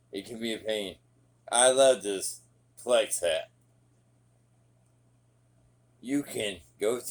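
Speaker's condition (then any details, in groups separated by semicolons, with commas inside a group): Traumatic brain injury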